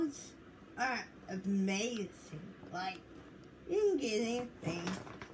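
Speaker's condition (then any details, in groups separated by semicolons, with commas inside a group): Cerebral palsy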